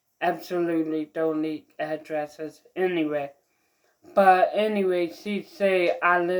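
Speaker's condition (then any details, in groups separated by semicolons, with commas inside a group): Mild cerebral palsy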